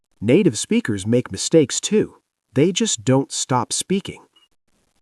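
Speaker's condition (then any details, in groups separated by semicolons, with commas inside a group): No condition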